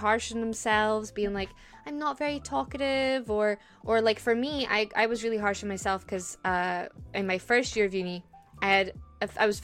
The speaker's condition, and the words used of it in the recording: None; typical speech.